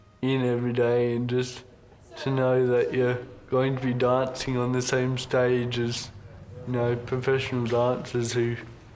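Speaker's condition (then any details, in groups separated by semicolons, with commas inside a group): Ataxic cerebral palsy; diagnosed around 18 months old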